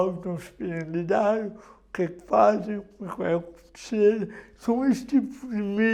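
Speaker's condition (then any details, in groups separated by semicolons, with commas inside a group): Cerebral palsy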